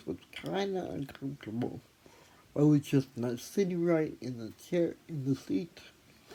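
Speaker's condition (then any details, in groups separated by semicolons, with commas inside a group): Athetoid cerebral palsy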